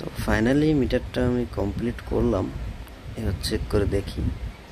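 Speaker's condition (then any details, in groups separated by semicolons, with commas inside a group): No condition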